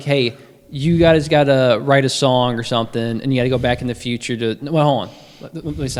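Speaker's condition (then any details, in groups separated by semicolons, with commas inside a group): No condition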